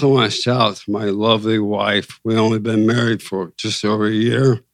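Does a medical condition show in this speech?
Yes: ALS; limb onset ALS, left foot drop, back surgery for presumed pinched nerve, symptoms accelerated afterward; diagnosed a few months ago, prognosis two to five years, cannot walk unsupported, about 15 supplements.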